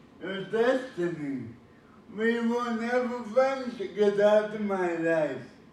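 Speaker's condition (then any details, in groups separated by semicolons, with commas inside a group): Cerebral palsy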